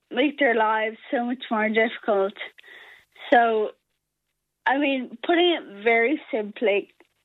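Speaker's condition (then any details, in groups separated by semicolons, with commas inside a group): Friedreich's ataxia; muscle weakness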